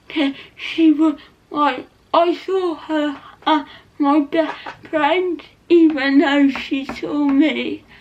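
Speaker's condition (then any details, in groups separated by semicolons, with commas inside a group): Cerebral palsy; not quadriplegic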